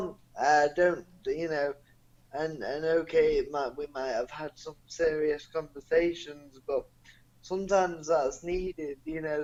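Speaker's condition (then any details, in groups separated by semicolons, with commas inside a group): Cerebral palsy; non-progressive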